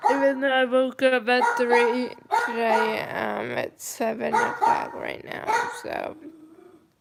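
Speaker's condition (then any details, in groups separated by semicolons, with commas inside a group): Cerebral palsy, mild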